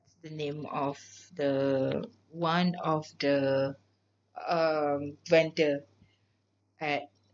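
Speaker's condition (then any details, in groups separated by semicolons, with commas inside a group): No condition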